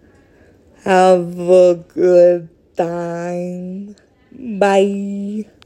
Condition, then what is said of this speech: ALS (motor neuron disease). And this is what I'm supposed to have talk breaks.